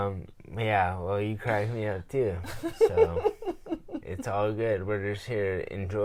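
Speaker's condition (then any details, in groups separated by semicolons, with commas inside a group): Traumatic brain injury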